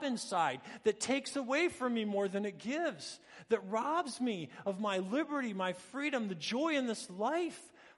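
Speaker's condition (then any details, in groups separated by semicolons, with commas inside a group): No condition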